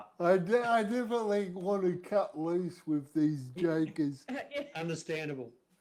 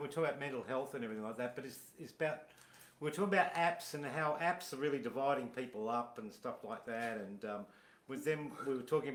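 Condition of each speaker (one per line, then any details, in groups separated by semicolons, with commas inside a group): Cerebral palsy
No condition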